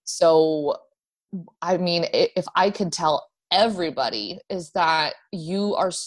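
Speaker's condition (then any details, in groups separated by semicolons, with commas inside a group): Stuttering; stuttering since childhood, runs in family, father and uncle mild stutter; adult, school speech therapy unhelpful, later fluency-specialist therapy focused on comfort with stuttering; vowels always difficult, stuttered on word Arizona in television introduction, no control over stuttering; blocks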